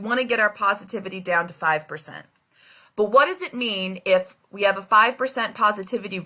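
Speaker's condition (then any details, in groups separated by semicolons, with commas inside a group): No condition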